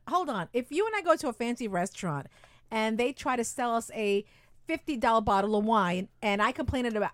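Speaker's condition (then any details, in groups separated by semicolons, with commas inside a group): No condition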